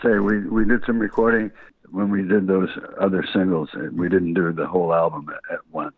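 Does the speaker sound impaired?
Yes: Parkinson's disease.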